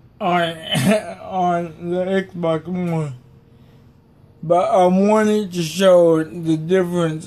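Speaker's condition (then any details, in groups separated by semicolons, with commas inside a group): Cerebral palsy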